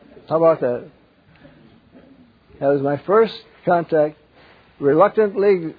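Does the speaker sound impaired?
Yes: Parkinson's; takes cold shower instead of lying awake.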